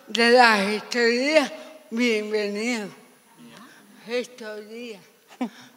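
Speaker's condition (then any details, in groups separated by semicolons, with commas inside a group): Severe cerebral palsy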